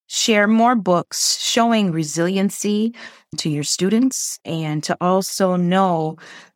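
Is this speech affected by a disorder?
No.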